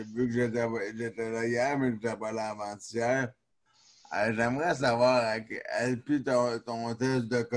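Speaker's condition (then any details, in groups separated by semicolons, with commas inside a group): Neonatal cerebral palsy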